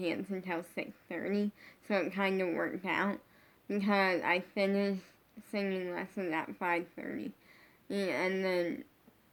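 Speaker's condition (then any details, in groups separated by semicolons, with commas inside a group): Brain injury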